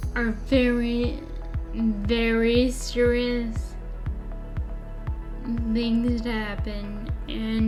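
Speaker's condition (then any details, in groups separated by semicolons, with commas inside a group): Friedreich's ataxia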